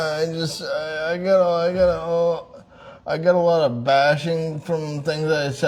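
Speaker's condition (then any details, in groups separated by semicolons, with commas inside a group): Traumatic brain injury; whole brain swollen first year; injury about five or six years ago; stuttering, unclear speech, pausing and deep breath help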